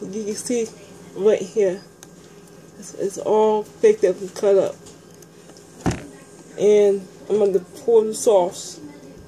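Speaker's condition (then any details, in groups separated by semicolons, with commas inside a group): Speech impairment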